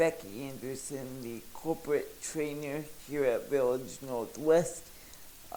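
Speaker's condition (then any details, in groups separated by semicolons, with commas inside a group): Cerebral palsy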